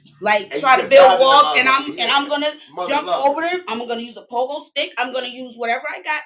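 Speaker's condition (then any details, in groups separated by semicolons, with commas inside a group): No condition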